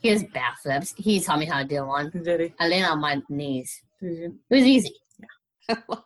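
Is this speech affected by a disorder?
Yes: Down syndrome; extra copy of chromosome 21, low muscle tone, heart surgery, eye surgery and other surgeries in childhood, thyroid removed; adult, 22 years old.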